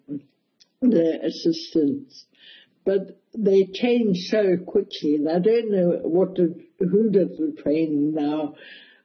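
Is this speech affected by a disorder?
Yes: cerebral palsy, mild; speech affected a bit.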